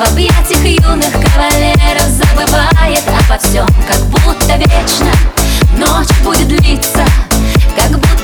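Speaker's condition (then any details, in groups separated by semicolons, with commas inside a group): No condition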